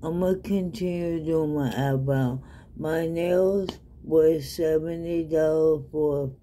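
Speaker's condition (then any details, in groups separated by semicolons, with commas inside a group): ALS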